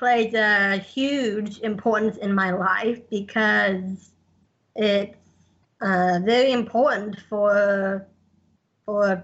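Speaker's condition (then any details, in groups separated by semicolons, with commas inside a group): Down syndrome; successful heart transplant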